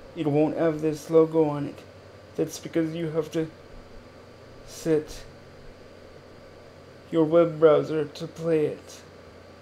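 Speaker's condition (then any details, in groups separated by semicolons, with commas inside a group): Cerebral palsy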